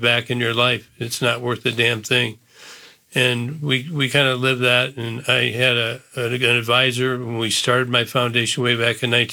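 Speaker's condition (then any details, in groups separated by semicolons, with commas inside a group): Parkinson's disease; diagnosed about 11 years ago, works out daily: walking, jogging, aerobic exercise in and out of pool; about 11 years since diagnosis, currently at drooling stage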